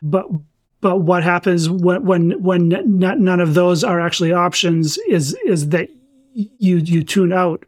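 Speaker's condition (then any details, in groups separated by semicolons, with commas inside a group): Stuttering; stuttering since childhood, varying severity, relatively fluent at times, exercise and good diet help; currently at a low point in stuttering; feels like brain outrunning, speaking fast worsens it, effortful, tension in throat and chest blocks talking; repeated sounds, repeated words, prolonged sounds, blocks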